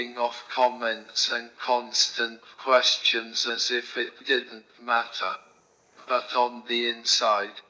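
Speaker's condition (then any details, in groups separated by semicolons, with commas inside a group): Motor neurone disease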